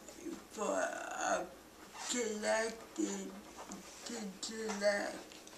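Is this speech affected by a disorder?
Yes: cerebral palsy.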